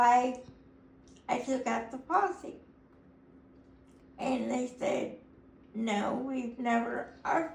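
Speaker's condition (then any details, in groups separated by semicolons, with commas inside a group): Cerebral palsy; able to talk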